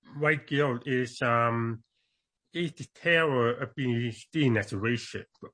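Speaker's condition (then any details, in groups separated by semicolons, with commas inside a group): Born deaf; congenital deafness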